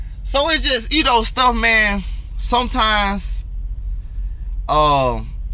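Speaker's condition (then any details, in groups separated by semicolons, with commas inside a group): No condition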